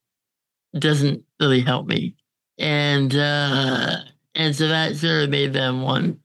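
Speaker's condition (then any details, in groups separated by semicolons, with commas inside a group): Congenital muscular dystrophy; on a ventilator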